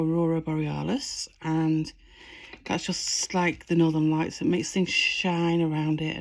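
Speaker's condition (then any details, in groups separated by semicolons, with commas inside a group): No condition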